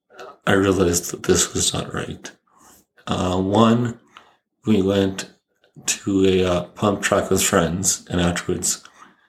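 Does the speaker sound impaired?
Yes: ALS; ALS onset age 37, right hand finger weakness, palm wasting, lost right hand use, smile, facial expressions; about two years since diagnosis, feeding tube for swallowing muscle atrophy, monthly spinal tap clinical trial medication; voice changed, dried saliva in throat from rare swallowing makes speech less clear, cannot swallow most foods.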